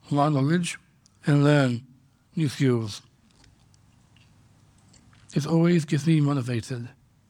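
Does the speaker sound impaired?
Yes: Down syndrome; congenital.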